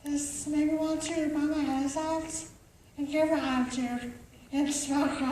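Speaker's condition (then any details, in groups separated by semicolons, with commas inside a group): Cerebral palsy; difficulty speaking and forming sounds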